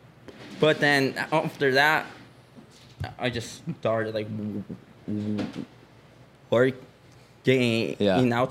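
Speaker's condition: Stuttering; unsure of cause, father and cousin stuttered; stuttering during recording, somewhat high on marijuana; fluent when singing, less when comfortable, faster when drunk, worse in Spanish, marijuana pens help slightly; prolonged sounds

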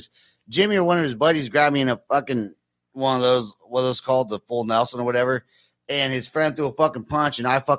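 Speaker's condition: No condition

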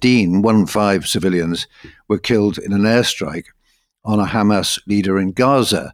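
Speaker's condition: No condition

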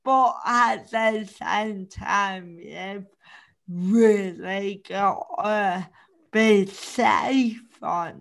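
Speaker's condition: Cerebral palsy; since childhood

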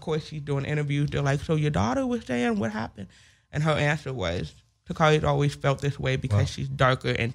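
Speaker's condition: Hearing loss with speech impediment; can hear

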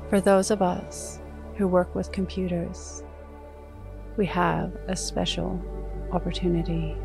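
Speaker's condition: No condition

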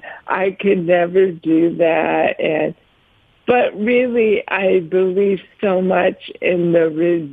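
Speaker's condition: ALS; tongue affected, speaks more slowly than before, worried about voice, held up over 15 minutes

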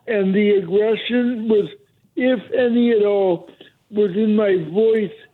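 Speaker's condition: Cerebral palsy; mobility declined since

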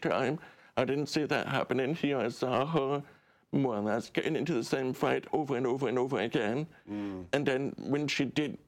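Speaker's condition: Deaf; relies on subtitles

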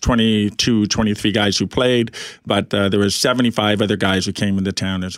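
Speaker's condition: Profound hearing loss; orally deaf, relies on lip reading

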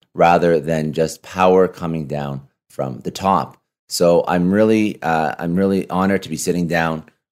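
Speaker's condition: No condition

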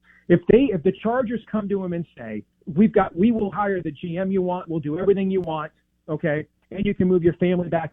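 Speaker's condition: No condition

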